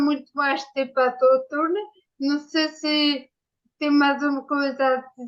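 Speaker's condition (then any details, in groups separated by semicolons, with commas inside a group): Ataxia after brain injury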